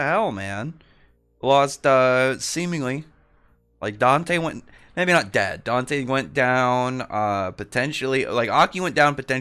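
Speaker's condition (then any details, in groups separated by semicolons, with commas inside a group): No condition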